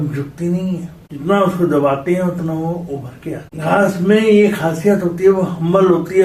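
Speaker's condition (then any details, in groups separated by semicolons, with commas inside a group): Cerebral palsy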